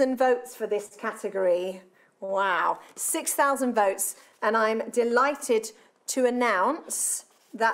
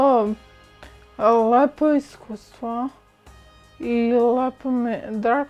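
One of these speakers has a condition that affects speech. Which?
The second: Friedreich's ataxia; onset age nine, about eighteen years since onset.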